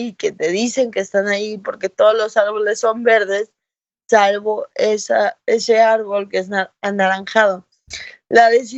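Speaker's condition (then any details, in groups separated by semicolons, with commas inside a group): Cerebral palsy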